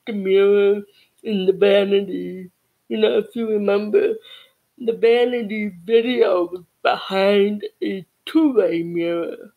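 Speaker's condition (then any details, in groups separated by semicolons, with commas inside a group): Cerebral palsy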